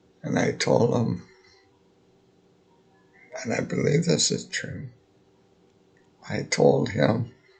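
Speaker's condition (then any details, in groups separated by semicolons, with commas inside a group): Multiple sclerosis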